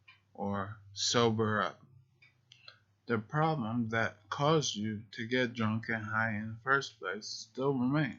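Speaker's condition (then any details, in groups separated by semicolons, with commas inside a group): Multiple sclerosis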